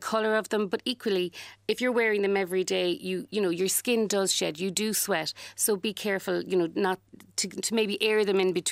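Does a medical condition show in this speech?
No.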